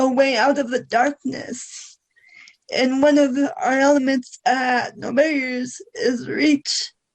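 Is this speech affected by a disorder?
Yes: cerebral palsy.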